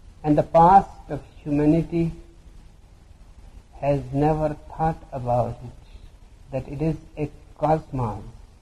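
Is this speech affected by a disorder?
No.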